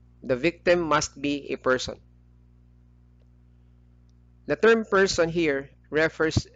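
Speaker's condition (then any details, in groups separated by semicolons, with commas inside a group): No condition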